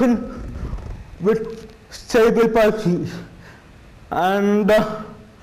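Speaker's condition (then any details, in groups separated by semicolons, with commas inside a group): Cerebral palsy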